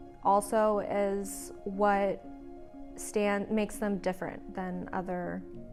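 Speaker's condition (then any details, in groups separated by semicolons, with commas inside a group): No condition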